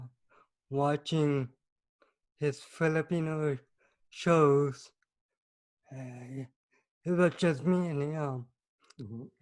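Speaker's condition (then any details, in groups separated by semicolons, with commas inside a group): Cerebral palsy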